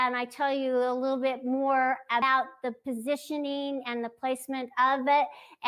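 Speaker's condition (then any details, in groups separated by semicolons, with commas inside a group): No condition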